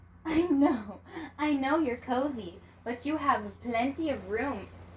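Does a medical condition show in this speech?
No.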